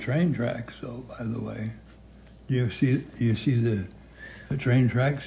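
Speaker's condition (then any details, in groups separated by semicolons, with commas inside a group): Parkinson's; severe, says unable to move anything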